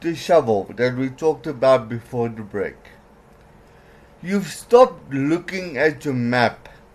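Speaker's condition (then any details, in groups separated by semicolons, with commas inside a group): Cerebral palsy; some words unclear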